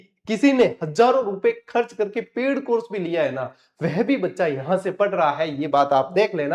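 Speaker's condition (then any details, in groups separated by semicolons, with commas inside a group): No condition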